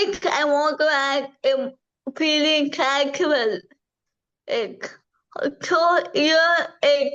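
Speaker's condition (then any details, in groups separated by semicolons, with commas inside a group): Cerebral palsy; from birth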